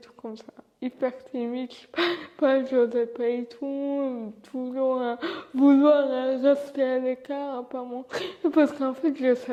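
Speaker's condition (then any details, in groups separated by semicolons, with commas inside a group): Cerebral palsy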